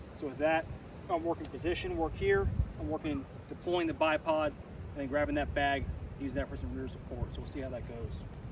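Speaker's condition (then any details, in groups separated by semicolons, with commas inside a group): No condition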